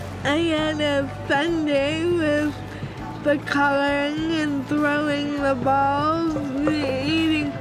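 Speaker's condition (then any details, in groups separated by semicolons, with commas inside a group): Cerebral palsy; limited body control, intellectual disability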